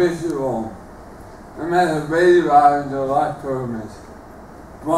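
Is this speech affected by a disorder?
Yes: motor neuron disease, bulbar onset; onset in the mouth; slurred words first symptom, speech audibly affected.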